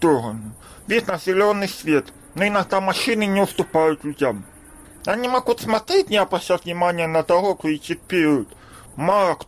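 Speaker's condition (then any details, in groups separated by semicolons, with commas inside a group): Deafness; congenital deafness, since birth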